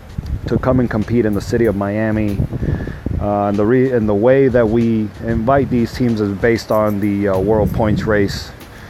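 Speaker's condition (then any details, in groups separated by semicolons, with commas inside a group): No condition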